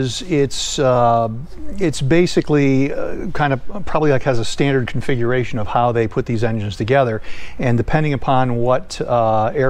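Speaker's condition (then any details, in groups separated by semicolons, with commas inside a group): No condition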